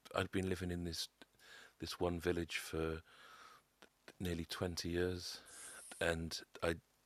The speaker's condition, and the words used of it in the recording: Stuttering. I do have a bit of a stammer when I talk about this sort of stuff.